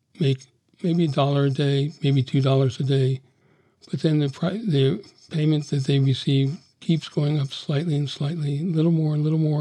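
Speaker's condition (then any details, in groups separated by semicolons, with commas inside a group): Parkinson's disease; fatal a few months after recording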